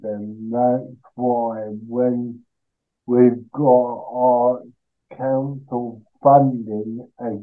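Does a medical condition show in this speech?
Yes: cerebral palsy.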